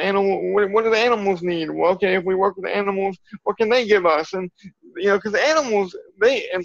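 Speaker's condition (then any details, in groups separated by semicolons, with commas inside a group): Cerebral palsy; from birth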